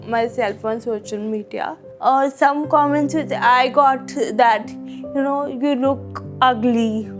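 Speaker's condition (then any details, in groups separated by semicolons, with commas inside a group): Cerebral palsy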